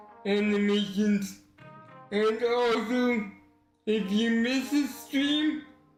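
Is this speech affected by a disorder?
Yes: cerebral palsy.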